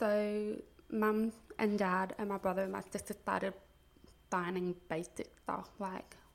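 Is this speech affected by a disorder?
Yes: profound deafness; speech therapy in childhood, able to talk, oral communicator.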